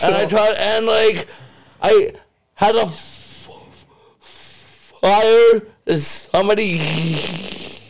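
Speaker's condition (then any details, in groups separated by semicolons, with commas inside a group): Stutter; global developmental delay, often mistaken for Down syndrome; tried magic mushrooms hoping to cure stutter, not cured, weed helps slow Down; uses stutter in stand-up comedy; repeated words, prolonged sounds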